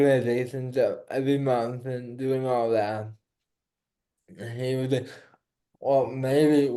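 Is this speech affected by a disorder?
Yes: cerebral palsy.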